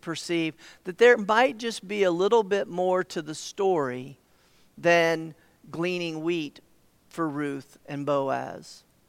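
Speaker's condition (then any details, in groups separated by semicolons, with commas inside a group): No condition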